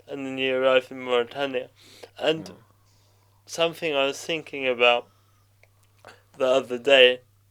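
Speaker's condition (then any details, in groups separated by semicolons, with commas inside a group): Cerebral palsy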